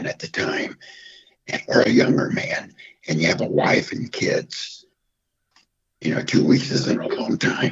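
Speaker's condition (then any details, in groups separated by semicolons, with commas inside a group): Throat cancer, half voicebox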